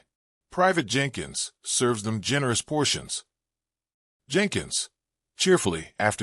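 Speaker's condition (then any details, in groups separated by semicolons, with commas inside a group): No condition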